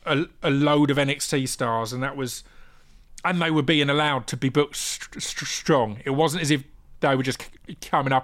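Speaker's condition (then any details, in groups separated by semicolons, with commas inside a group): Stammer; struggles with hard g, avoids words starting with hard g, stutters and sputters, words catching; repeated sounds, prolonged sounds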